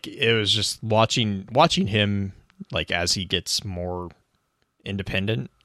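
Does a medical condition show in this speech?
No.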